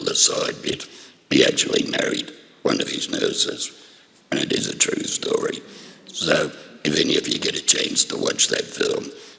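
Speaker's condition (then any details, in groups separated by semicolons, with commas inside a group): Laryngectomy for throat cancer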